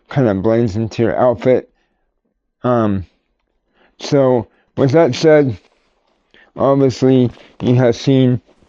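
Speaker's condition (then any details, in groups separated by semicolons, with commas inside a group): Cerebral palsy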